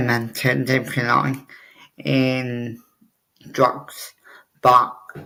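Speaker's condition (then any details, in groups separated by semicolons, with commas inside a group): Cerebral palsy; wheelchair user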